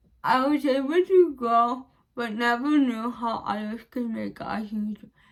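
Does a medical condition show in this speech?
Yes: cerebral palsy; speech affected.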